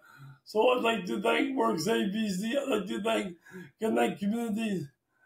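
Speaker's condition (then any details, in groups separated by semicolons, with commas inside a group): Traumatic brain injury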